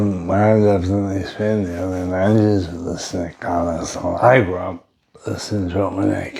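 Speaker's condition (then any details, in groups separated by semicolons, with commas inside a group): Brain injury; lost control of body including speech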